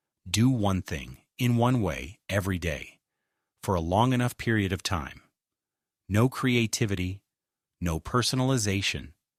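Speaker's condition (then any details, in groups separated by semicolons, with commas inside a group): No condition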